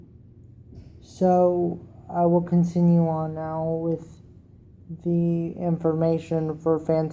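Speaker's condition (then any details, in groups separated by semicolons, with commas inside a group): Cerebral palsy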